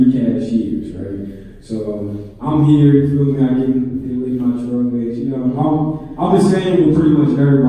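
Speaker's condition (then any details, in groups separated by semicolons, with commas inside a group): No condition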